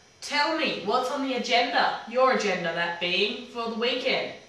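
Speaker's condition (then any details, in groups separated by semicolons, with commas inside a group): No condition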